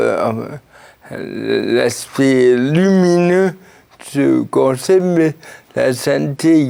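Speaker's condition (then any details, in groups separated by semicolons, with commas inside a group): Cerebral palsy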